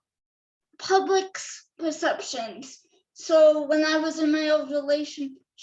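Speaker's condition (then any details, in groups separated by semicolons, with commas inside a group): Cerebral palsy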